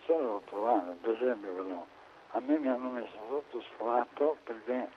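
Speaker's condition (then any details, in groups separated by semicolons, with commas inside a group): Amyotrophic lateral sclerosis; diagnosed after medical visits and diagnostic exams, diagnosis made quickly by 35-year-old researcher, currently 58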